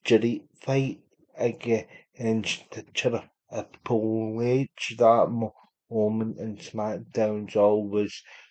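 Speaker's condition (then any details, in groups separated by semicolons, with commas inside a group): Cerebral palsy; unable to walk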